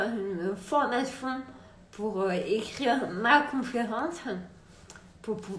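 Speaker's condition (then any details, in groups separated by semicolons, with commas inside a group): Multiple sclerosis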